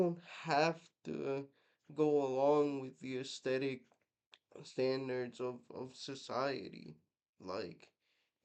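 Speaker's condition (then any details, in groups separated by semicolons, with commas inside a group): Cerebral palsy, mixed, mild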